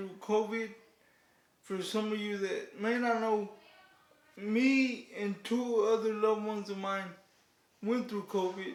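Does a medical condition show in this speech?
Yes: cerebral palsy; declined offered surgery.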